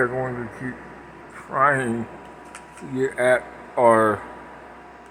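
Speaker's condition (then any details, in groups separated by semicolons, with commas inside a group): Parkinson's; speech impediment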